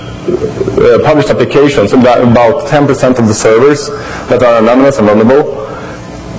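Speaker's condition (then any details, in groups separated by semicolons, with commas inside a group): No condition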